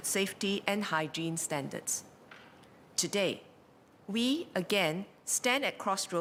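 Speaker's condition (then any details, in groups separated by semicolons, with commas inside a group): No condition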